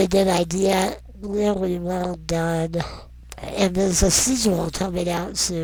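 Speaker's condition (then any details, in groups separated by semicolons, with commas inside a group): Non-progressive muscular dystrophy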